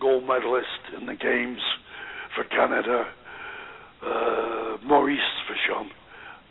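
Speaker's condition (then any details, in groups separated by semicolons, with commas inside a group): Voice box damage after neck operation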